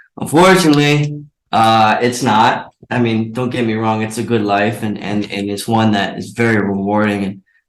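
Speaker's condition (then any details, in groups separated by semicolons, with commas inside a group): No condition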